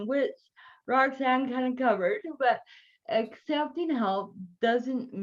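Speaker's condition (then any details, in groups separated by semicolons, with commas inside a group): Cerebral palsy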